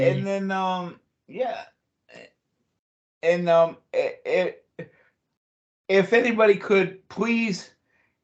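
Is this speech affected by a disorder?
Yes: cerebral palsy; since childhood; chokes eating or drinking, very weak throat muscles.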